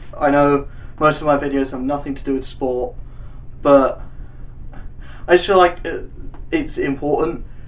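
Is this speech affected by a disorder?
No.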